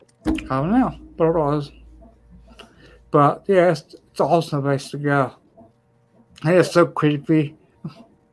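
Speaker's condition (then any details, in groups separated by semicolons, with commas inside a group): Ataxia; may slur speech, may sound drunk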